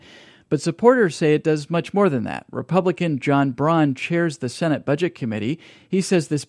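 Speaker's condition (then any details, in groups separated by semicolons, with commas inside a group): No condition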